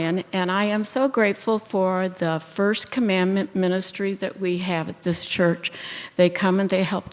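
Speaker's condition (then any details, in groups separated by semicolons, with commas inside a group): No condition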